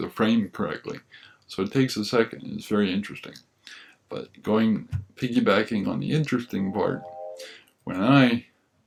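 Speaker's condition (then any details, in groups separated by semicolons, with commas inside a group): Cerebral palsy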